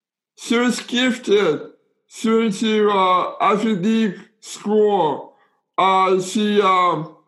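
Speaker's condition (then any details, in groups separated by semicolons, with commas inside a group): Down syndrome; congenital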